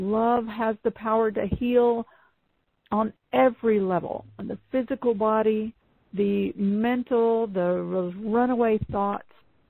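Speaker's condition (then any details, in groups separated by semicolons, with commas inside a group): No condition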